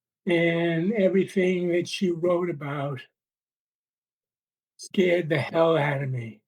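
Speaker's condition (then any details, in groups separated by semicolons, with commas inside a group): Parkinson's disease; implanted neurostimulator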